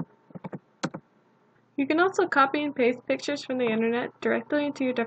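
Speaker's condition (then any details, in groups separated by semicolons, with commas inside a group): No condition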